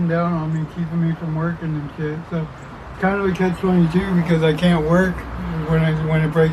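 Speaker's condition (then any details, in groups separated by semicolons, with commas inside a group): Parkinson's disease; young onset, uncontrollable shaking, deep brain stimulation implant; onset at 38, now 45, stimulator recently activated, progressively worsening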